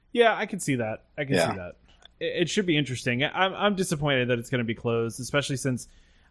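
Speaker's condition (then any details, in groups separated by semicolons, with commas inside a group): No condition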